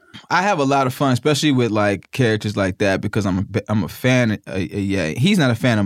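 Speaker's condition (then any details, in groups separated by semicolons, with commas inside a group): Stuttering; stutter since childhood, rap helped, learned to slow down and catch up with thoughts; stutters less when slowing down; repeated words, blocks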